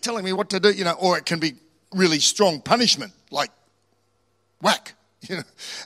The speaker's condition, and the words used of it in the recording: None; typical speech.